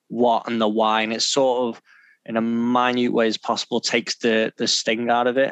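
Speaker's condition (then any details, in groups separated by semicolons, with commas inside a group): No condition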